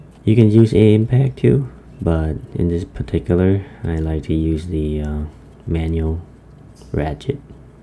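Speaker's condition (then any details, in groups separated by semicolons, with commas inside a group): No condition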